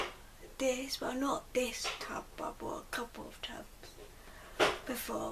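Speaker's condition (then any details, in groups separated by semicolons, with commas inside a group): Cerebral palsy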